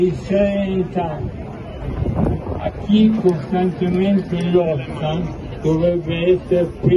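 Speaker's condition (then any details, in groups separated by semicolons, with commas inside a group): ALS; bulbar form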